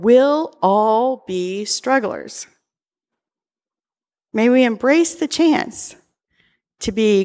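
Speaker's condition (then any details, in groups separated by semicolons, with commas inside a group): No condition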